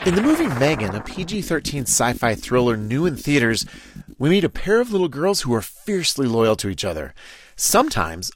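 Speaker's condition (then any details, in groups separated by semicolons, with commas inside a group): No condition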